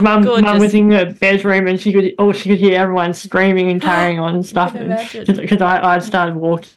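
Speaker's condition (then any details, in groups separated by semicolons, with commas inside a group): Bilateral cleft lip and palate; speech therapy in childhood and after operations into high school, once squeaky, very airy, nasal, much improved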